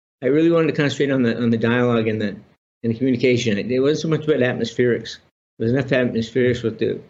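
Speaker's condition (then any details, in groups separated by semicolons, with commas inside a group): Parkinson's disease; frequent falls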